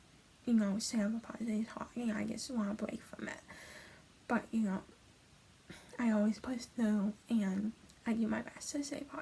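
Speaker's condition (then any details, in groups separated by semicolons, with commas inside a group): Hemiplegic cerebral palsy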